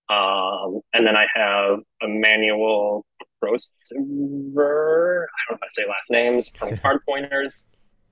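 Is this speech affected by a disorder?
Yes: stutter; stutter since age 6, almost 20 years before trying to overcome it, began public speaking around 25; stutter still present, learning to use it better and fear it less; could never speak fluently in school talks or speech classes, public speaking a disaster; here prolonged sounds.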